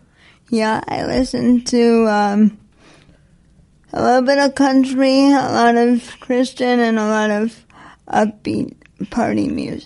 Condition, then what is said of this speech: Cerebral palsy. So I am lucky that I have a voice that I use for service.